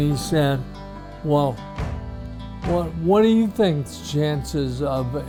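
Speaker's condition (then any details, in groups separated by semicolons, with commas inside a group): ALS; few months since diagnosis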